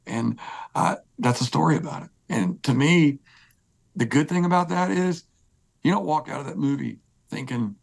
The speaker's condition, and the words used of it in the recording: Spasmodic dysphonia. It's not as hard to sing, but the more I talk, I start getting more hoarse.